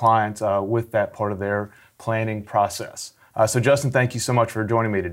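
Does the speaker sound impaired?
No.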